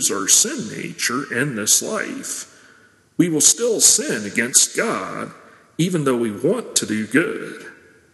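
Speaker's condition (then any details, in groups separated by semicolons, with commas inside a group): No condition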